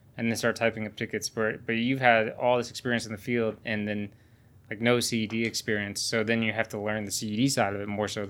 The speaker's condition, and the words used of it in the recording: No condition.